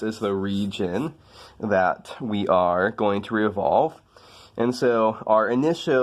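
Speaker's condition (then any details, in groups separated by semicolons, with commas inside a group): No condition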